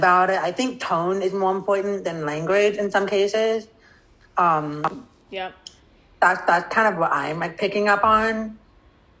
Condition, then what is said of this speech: Deafness. I feel like I'm so supremely aware, and this is just from, like, being on TikTok and being around new people and whatnot, of, like, how my speech is different